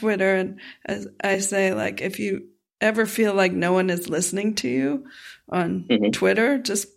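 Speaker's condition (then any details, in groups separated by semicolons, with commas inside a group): No condition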